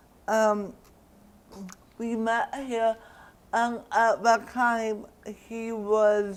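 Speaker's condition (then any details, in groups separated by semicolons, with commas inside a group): Cerebral palsy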